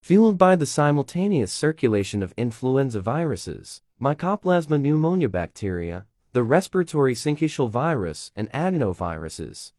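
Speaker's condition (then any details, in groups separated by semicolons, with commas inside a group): No condition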